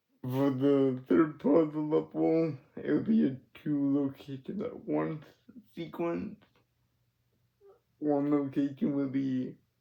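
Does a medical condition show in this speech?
Yes: cerebral palsy.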